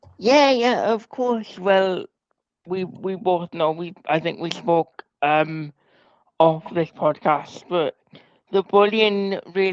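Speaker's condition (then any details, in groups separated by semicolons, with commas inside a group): Cerebral palsy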